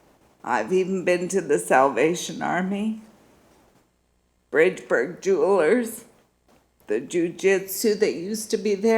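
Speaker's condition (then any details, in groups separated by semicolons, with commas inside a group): Multiple sclerosis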